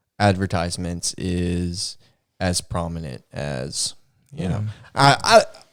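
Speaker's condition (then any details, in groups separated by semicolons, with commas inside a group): No condition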